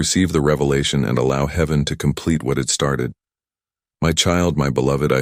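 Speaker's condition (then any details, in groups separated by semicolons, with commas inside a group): No condition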